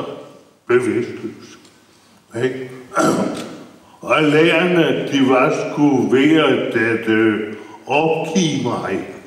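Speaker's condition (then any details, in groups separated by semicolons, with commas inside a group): Brain injury; traffic accident at age 9; formerly bedbound then wheelchair, largely recovered, lasting disability; initially largely without language and motor functions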